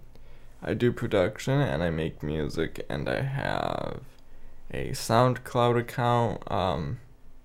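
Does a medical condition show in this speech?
Yes: cerebral palsy; spastic quadriplegia, tight muscles, cannot walk typically, uses walker or gait trainer, describes smaller form.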